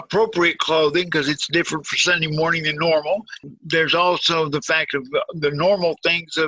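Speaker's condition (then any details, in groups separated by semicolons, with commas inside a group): Cerebral palsy, severe; speech unaffected, clearly understood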